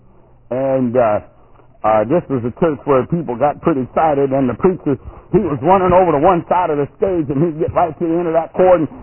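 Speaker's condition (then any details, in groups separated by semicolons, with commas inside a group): No condition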